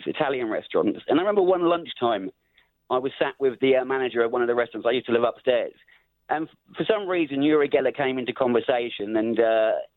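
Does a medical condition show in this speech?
No.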